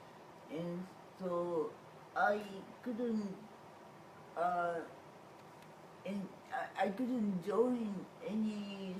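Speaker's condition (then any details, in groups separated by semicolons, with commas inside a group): Cerebral palsy; whole body affected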